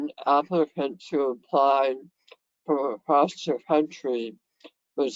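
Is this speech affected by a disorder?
Yes: head and neck cancer; severe dysphagia.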